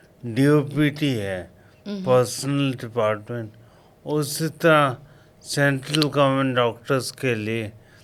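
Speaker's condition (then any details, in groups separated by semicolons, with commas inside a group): Coma after road accident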